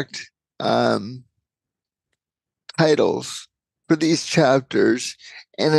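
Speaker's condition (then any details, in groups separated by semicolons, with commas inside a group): Cerebral palsy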